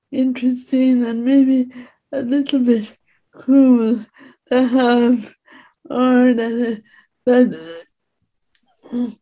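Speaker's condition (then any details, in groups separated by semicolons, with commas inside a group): Speech impediment; speaks in own way without modifying accent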